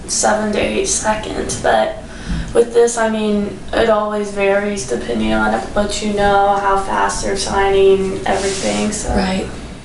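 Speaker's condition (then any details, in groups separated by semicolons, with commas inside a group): No condition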